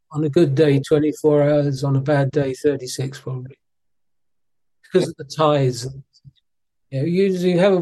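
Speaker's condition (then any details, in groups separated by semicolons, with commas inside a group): Parkinson's disease; diagnosed by neurologist in Malaysia around age 60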